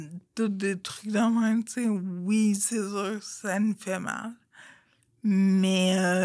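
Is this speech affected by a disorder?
Yes: Friedreich's ataxia.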